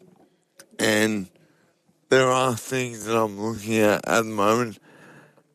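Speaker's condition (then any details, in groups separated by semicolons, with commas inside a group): Motor neurone disease; sporadic motor neurone disease, deteriorating quickly; speech affected as disease progressed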